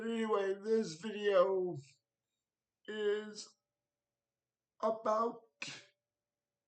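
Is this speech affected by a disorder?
Yes: cerebral palsy.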